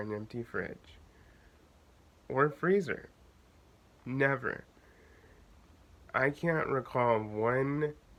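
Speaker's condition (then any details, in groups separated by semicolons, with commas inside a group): Cerebral palsy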